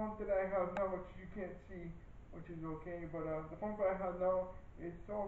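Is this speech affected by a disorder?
Yes: cerebral palsy.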